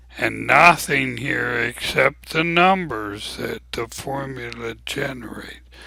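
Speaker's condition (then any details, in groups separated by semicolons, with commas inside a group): ALS; abnormally slow voice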